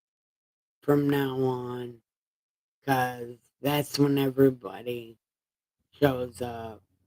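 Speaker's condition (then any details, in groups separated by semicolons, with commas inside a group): Brain injury; about 10 years after injury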